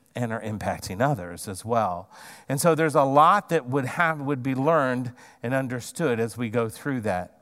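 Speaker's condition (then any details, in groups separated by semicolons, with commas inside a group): No condition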